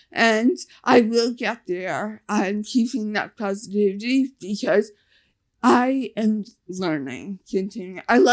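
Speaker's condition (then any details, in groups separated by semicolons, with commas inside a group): Facial paralysis (nf2-swn)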